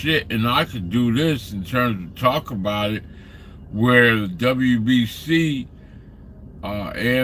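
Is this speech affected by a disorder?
Yes: slurred speech.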